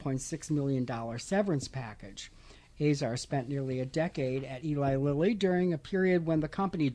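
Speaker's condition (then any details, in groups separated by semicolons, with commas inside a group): No condition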